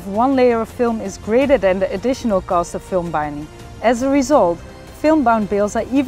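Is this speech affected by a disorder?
No.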